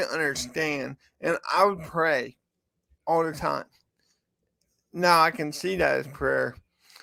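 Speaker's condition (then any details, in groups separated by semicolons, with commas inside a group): Cerebral palsy; from birth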